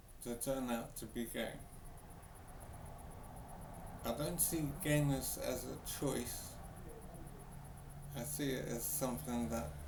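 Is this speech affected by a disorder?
Yes: brain injury.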